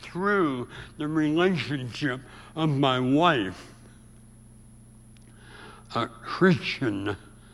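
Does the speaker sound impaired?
Yes: severe speech impediment; about age 84.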